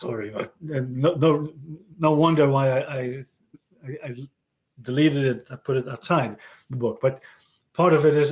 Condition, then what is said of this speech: Aphasia. This is what you told me, you said this to me, and I ramble kind of off track a little bit with this.